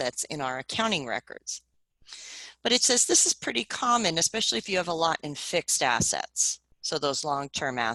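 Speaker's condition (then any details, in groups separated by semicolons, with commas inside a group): No condition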